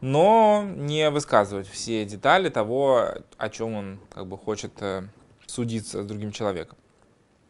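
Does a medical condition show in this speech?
No.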